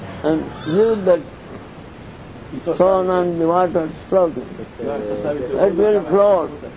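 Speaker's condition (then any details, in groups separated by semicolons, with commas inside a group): Deafness; cannot hear audience questions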